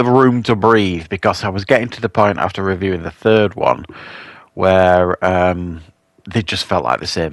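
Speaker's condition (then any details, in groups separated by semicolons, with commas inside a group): No condition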